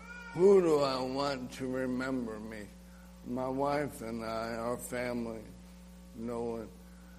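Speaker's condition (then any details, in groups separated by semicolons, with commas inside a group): ALS; slow speech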